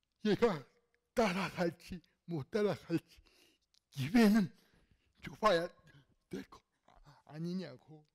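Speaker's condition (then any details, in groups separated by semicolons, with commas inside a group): Cerebral palsy; speech disability, speaks very slowly, hard to follow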